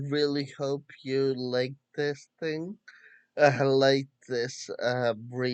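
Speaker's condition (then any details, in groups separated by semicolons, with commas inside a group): Friedreich's ataxia; diagnosed after over two years of worsening symptoms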